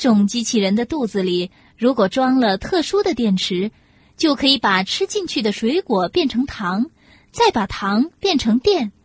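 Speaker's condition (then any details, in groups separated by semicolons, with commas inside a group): No condition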